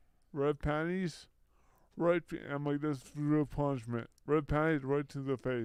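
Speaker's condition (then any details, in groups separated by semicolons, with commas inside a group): Brain injury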